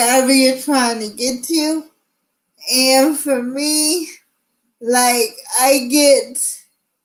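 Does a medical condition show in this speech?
Yes: cerebral palsy.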